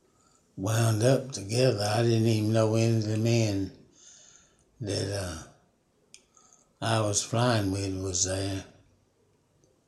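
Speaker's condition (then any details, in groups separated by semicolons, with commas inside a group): Parkinson's disease; Parkinson's for about 5 years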